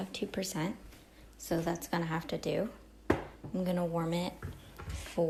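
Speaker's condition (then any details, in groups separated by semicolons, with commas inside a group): No condition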